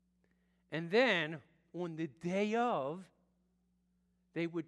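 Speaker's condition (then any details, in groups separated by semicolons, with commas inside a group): No condition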